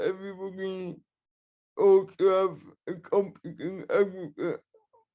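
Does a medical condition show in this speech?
Yes: cerebral palsy, spastic and dyskinetic.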